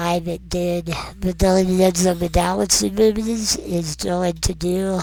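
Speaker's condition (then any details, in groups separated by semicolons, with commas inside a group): Non-progressive muscular dystrophy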